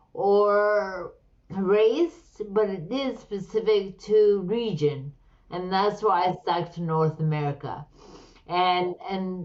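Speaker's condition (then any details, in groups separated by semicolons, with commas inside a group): Slurred speech; slurred, stroke-like speech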